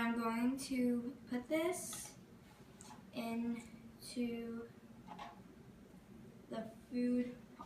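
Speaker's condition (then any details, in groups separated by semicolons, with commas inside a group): No condition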